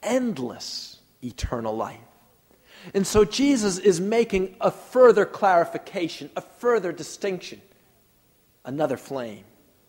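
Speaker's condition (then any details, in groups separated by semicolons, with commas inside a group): No condition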